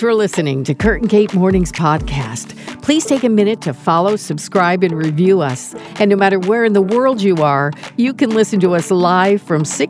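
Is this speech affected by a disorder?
No.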